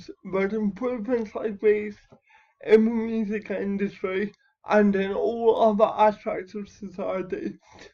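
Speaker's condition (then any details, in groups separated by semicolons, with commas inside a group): Cerebral palsy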